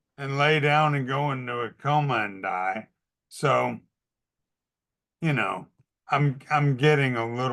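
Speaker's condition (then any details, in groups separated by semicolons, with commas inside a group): ALS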